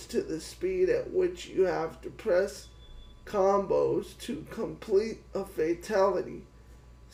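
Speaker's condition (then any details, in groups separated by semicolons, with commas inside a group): Cerebral palsy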